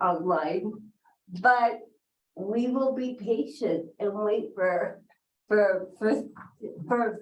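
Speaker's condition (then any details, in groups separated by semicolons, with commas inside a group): Cerebral palsy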